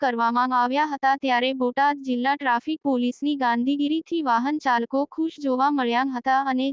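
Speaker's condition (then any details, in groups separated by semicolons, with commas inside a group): No condition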